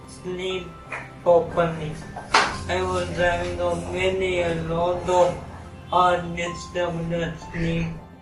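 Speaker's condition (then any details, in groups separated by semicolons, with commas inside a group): ALS; abnormal gait, gross and fine motor impairment; diagnosed at age 21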